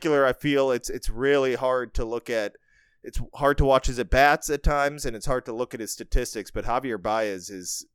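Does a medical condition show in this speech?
No.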